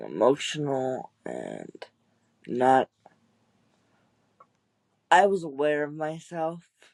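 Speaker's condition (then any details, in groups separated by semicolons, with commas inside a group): Cerebral palsy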